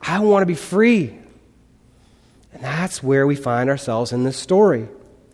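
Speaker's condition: No condition

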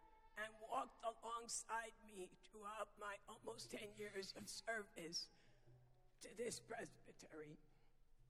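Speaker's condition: Vocal dysphonia; has taken away ability to sing

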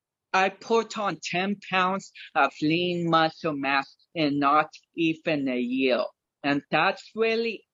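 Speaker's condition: Cerebral palsy; speech affected

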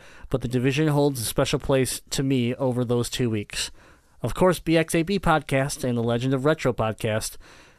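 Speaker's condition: Cleft palate; multiple surgeries in childhood

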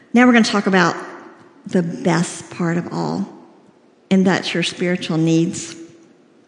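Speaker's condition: Cleft lip and palate, severe

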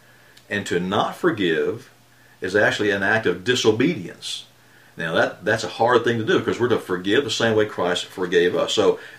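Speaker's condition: No condition

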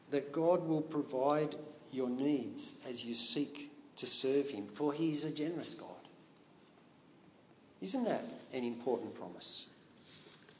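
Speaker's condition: No condition

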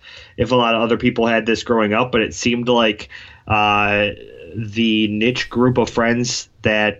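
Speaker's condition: No condition

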